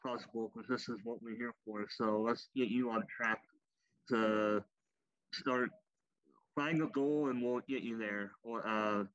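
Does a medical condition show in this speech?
Yes: cleft lip and palate; popliteal pterygium syndrome.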